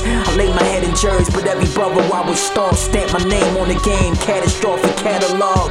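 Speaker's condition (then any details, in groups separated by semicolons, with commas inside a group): No condition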